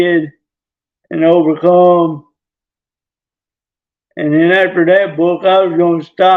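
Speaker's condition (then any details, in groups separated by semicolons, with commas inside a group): Traumatic brain injury; car wreck, affects walking, relearned everything through therapy; injured at age 7; possibly affected, some delay getting words out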